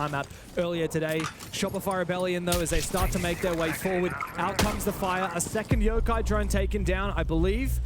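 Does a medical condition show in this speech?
No.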